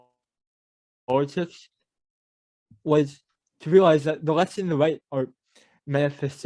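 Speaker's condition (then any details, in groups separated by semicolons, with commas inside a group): Cerebral palsy; mild speech impediment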